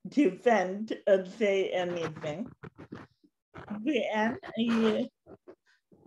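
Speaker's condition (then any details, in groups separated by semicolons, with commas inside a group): Cerebral palsy; since birth, walks with walker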